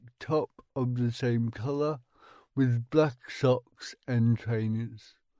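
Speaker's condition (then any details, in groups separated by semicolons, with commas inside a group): Cerebral palsy; visible disability, walks with pelvis leaning and upper body leaning slightly back; speech pattern likened to somebody two gins in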